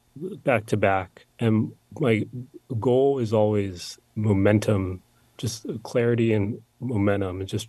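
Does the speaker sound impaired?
Yes: stutter; long hidden; still stutters, no cure; blocking, no stuttering when singing; here prolonged sounds.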